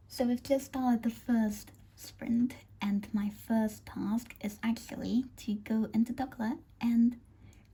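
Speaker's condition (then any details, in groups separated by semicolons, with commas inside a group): No condition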